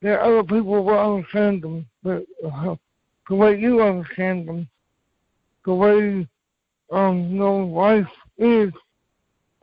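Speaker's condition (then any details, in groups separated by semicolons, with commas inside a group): Cerebral palsy; from birth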